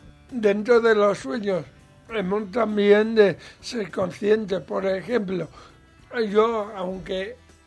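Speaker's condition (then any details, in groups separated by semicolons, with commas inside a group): Cerebral palsy; mild, lesser degree of disability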